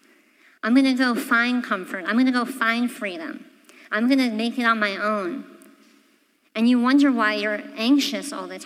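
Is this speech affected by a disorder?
Yes: cleft palate; congenital.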